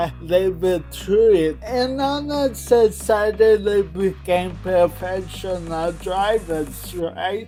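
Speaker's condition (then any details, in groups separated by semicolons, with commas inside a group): Cerebral palsy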